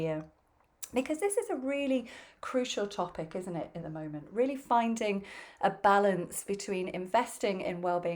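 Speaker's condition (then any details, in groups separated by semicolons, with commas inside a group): No condition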